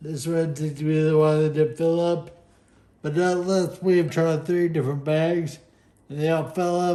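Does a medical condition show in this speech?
Yes: Friedreich's ataxia.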